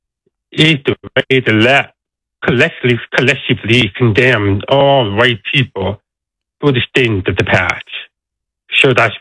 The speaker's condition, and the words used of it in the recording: Deafness. And I am deaf, so I have a deaf accent.